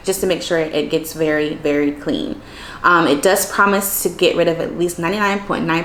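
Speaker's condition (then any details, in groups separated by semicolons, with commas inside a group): No condition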